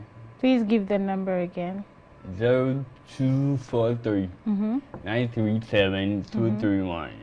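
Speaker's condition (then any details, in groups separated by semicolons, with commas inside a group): Cerebral palsy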